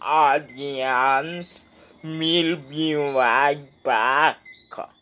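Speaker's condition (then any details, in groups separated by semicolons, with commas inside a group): Speech impediment; no speech therapy yet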